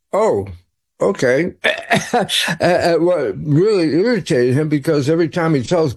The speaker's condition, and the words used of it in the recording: Tongue cancer surgery. I know you want to talk about that, but I also want you to add in the strange warnings and all the things that came with that.